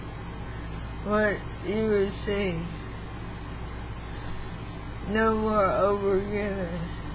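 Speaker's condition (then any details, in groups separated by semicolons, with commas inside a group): Throat cancer radiation damage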